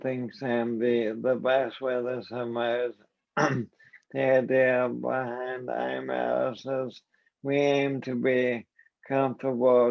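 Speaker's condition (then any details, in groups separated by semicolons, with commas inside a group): ALS; voice and hands affected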